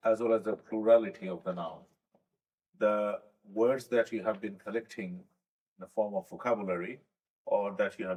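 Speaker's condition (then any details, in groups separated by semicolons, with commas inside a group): No condition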